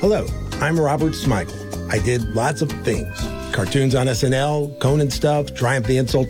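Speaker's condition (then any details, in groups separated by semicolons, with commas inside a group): No condition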